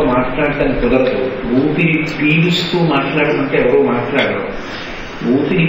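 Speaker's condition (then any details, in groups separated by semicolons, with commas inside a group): No condition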